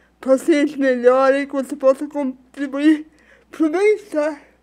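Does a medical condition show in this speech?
Yes: cerebral palsy; spasticity, premature birth.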